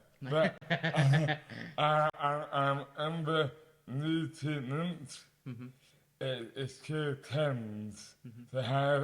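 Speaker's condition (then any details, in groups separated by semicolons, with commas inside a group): Dystonia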